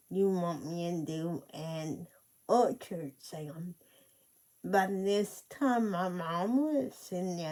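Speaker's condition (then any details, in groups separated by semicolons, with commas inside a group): Cerebral palsy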